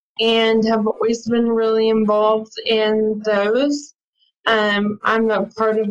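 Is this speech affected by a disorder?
Yes: ALS; attends ALS clinic.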